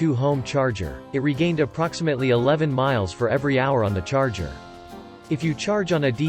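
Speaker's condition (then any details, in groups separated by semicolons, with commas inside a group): No condition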